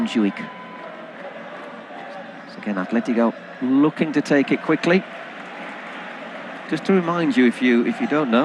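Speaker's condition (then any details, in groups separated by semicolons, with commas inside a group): No condition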